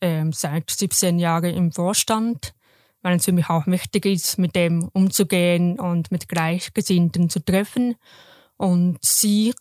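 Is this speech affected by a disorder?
Yes: deafness; congenital profound hearing loss to deafness, detected at age one in hospital, later cochlear implant; wears hearing aids or cochlear implants with magnetic coil, can hear music, learning sign language; raised oral, intensive hearing and speech therapy, lip reading, felt therapist's vibrations to learn sounds.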